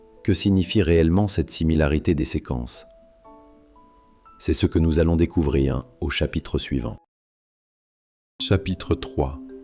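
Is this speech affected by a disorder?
No.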